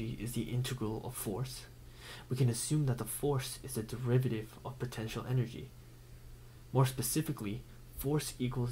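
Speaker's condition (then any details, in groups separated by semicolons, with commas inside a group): No condition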